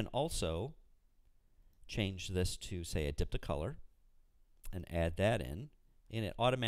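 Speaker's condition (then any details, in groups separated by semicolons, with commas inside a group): No condition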